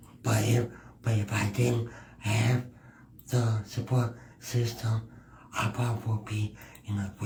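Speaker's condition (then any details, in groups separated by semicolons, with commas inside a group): Cerebral palsy; speech issues, drools, spits a little when speaking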